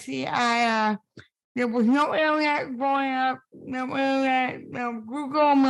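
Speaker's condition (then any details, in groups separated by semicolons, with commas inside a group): Spastic cerebral palsy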